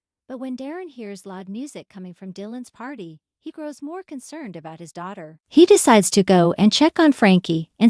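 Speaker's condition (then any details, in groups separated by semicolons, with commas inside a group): No condition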